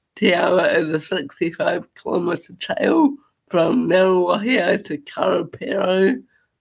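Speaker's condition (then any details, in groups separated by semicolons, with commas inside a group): Cerebral palsy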